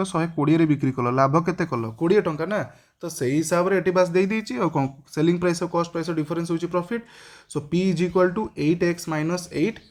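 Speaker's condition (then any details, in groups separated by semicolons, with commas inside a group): No condition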